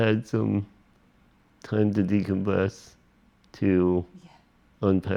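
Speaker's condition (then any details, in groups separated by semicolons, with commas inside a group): Spinal muscular atrophy; power wheelchair user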